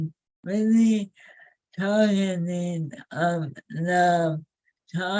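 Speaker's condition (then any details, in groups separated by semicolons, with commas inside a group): ALS; face improved, feet move faster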